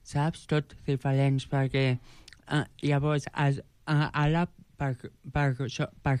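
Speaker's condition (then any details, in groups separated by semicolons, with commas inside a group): Joubert syndrome; present from birth; age 29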